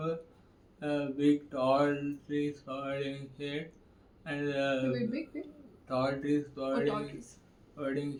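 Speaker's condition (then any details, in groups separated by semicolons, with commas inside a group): Parkinson's; left side rigidity; over 5 years since diagnosis, slightly improved movement; speech deteriorating, chewing difficult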